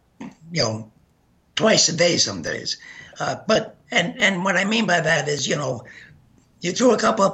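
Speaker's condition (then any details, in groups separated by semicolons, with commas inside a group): Gunshot injury to voice box; shot 15 times, face bullet ripped esophagus, hit spine, lodged 3 mm by carotid; bullet still lodged behind carotid artery, from Oak Creek Sikh temple shooting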